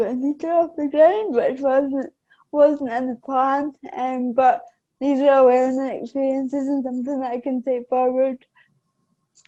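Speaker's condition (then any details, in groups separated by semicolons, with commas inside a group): Cerebral palsy; affects balance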